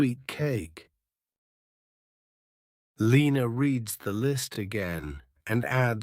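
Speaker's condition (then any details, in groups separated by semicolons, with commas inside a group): No condition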